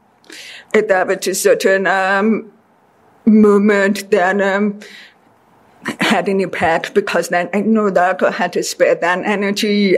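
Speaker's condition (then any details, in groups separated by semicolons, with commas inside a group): Deafness; deaf since childhood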